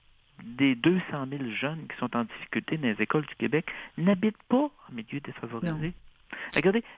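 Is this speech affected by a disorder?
No.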